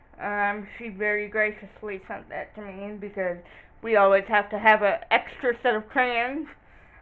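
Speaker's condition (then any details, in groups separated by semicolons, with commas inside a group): Cerebral palsy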